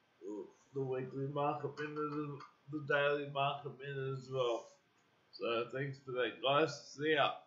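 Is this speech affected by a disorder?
Yes: cerebral palsy; uses wheelchair.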